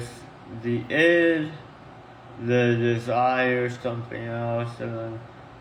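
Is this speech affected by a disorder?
Yes: tongue cancer; tongue and neck surgery.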